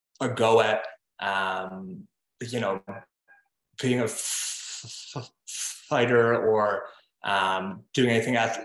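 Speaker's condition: Stutter; stutter since childhood, speech therapy as child, attended stuttering meetings in California twice in a year; stutter persisting in adulthood, audible in conversation; frequent fillers um and uh, word and phrase repetitions, coping mechanisms to hide stutter; repeated sounds, blocks

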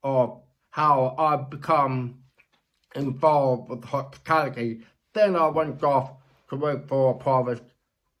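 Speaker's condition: Deafness, born deaf; captions offered in case unclear

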